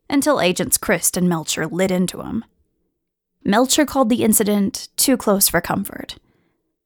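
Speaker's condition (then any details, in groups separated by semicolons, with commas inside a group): No condition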